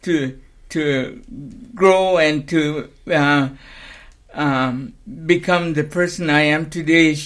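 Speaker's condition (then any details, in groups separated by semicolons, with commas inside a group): Cerebral palsy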